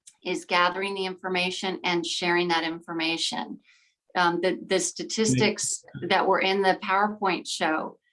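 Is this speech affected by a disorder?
No.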